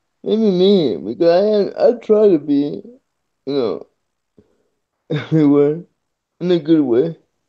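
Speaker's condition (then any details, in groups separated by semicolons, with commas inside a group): Cerebral palsy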